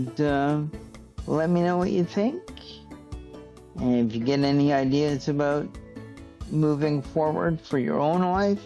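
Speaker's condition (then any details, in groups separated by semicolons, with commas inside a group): Cerebral palsy; stiff muscles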